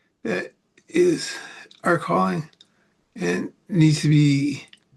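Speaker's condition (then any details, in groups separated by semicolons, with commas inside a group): Parkinson's; about 18 years since onset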